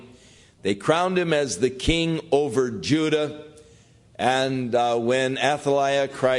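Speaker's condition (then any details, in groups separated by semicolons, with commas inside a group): No condition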